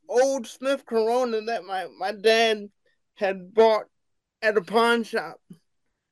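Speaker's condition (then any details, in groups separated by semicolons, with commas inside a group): Cerebral palsy; wheelchair bound, childhood processing difficulty, occupational and physical therapy improved communication, types with right index finger; unstable voice, pitch goes high and low, speech recognition software produces nonsense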